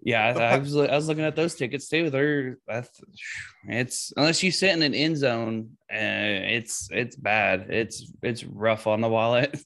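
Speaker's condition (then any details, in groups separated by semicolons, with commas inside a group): No condition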